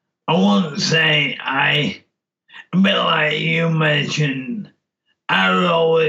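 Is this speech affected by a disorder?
Yes: motor neurone disease; speech change noticeable by time of diagnosis, frailer with weight loss then; mind still intact; cannot speak well.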